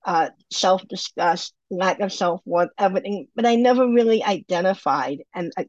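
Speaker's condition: Bilateral cleft lip and palate; surgeries finished since mid-20s, has dental implants

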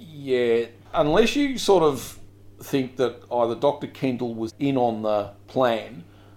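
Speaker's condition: No condition

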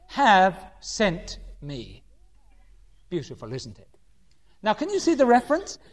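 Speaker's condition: No condition

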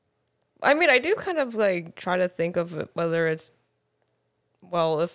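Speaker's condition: No condition

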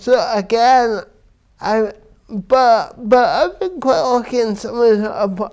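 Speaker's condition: Cerebral palsy; from birth; affects verbal speech

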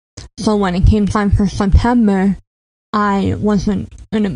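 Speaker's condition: Cleft palate; congenital

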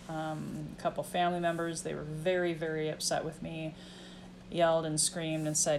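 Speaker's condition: No condition

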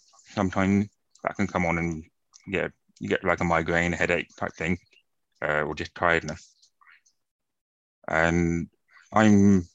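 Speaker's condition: Profound deafness, acquired from meningitis

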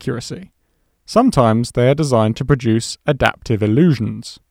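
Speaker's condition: No condition

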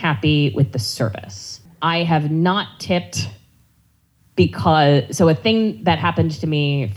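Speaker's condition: No condition

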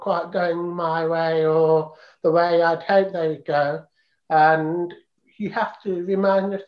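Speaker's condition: Profound deafness, congenital profound deafness; cochlear implant about 9 years ago

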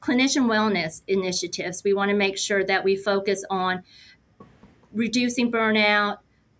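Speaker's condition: No condition

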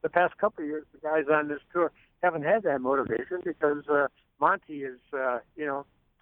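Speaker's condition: No condition

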